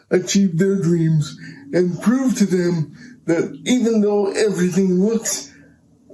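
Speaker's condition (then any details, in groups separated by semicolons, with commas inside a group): Cerebral palsy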